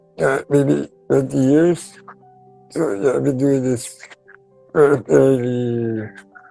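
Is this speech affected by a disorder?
Yes: pompe disease; late onset form; onset age 10, difficulty walking, uses ventilator; breathing difficulty, breathes through ventilator.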